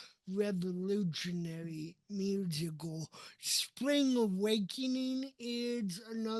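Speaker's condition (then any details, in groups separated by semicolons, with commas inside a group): Cerebral palsy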